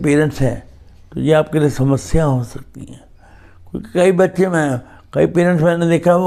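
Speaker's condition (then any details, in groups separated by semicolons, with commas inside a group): Cerebral palsy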